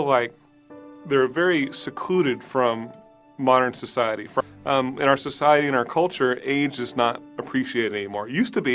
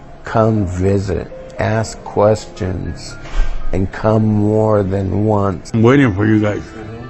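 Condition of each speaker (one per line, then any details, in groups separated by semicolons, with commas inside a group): No condition
Cerebral palsy; diagnosed at 18 months, now 55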